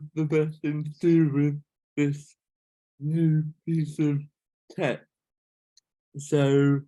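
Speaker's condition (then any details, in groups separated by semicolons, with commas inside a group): Cerebral palsy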